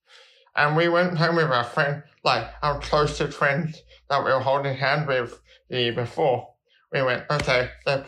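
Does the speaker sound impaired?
Yes: cerebral palsy; Cerebral Palsy Alliance until about seven.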